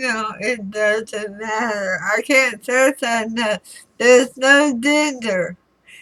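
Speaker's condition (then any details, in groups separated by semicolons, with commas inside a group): Throat cancer radiation damage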